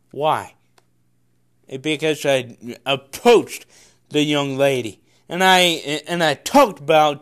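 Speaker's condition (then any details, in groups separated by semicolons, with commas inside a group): Cerebral palsy; congenital, no known medical cause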